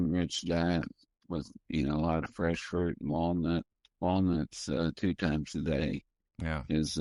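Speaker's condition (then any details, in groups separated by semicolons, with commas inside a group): Primary progressive multiple sclerosis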